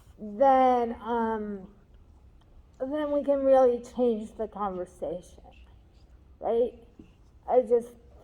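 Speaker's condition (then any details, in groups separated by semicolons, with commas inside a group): Cerebral palsy; talks differently than others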